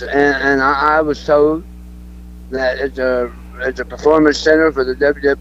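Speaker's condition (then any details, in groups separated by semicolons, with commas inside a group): Throat cancer; cancer survivor, alive and well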